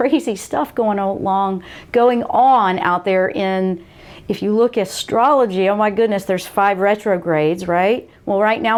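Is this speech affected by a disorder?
No.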